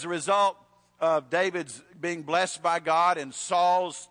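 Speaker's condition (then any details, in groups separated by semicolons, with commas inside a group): No condition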